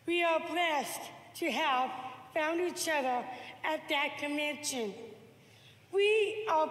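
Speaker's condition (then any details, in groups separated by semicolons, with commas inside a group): Down syndrome; diagnosed at birth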